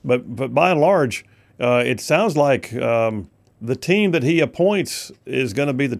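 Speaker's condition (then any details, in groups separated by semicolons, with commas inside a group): No condition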